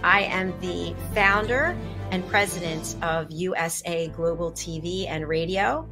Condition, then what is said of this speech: None; typical speech.